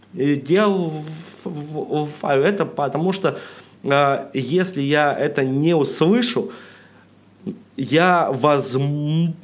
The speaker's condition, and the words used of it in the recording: Stuttering. Я сам бы вот с удовольствием бы просто изба- избавился, но не могу.